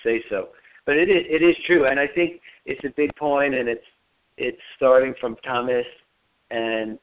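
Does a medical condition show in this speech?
No.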